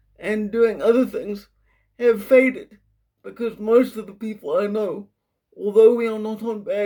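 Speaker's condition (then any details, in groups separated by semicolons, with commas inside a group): Quadriplegic cerebral palsy; affects speech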